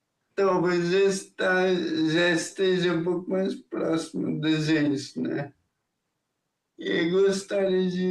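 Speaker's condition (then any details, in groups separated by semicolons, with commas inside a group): Ataxia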